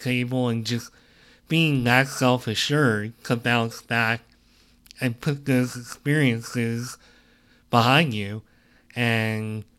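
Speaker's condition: Cleft lip and palate; present since birth

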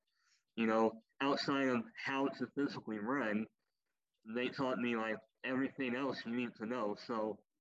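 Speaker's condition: Cleft lip and palate, popliteal pterygium syndrome

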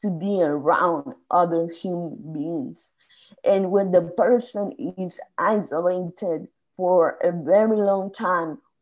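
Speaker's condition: Spasmodic dysphonia; gradual onset over 2-3 weeks

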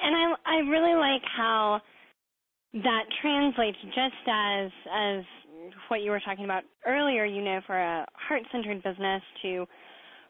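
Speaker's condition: Cleft palate; congenital cleft palate, about 7 years of speech therapy

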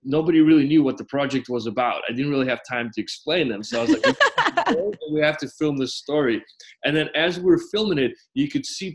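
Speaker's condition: No condition

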